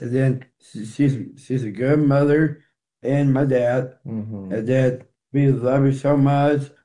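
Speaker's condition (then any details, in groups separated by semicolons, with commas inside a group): Down syndrome; 14 years old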